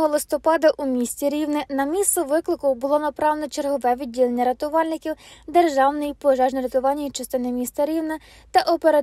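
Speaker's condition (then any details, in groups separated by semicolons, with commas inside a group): No condition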